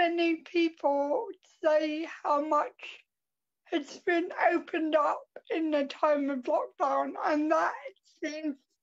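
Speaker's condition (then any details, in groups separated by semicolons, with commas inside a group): Cerebral palsy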